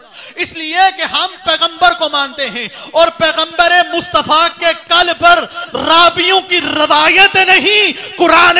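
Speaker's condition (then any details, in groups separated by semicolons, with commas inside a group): No condition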